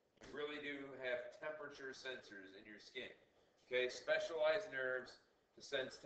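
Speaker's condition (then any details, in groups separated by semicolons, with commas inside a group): No condition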